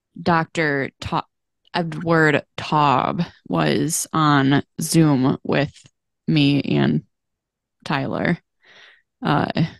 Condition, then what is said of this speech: Aphasia. And then over time, I was kind of happy because I am talking to you fine and seeing the progress and stuff over 11